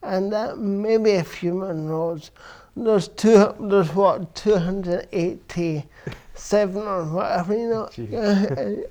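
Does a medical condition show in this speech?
Yes: cerebral palsy; affects verbal speech.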